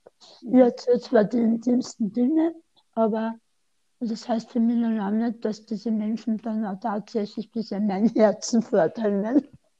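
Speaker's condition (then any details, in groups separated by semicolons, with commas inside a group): Tongue cancer surgery; somewhat impaired, fast, may be unclear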